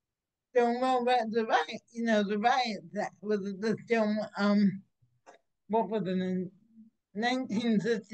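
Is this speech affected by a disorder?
Yes: cerebral palsy.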